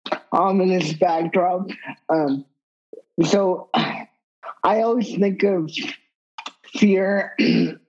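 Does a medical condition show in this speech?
Yes: cerebral palsy; wheelchair user.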